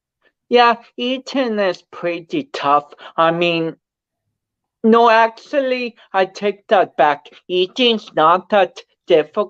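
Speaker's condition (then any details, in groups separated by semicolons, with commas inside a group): Cerebral palsy; speech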